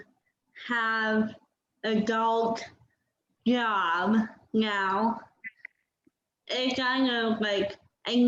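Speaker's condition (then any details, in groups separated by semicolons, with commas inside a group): Cerebral palsy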